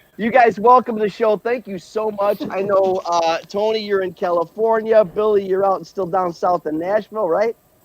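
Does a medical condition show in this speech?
No.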